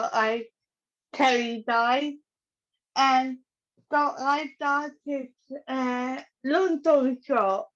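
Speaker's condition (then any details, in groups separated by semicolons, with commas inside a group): Cerebral palsy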